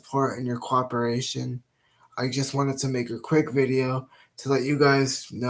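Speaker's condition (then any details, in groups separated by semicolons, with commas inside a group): Cerebral palsy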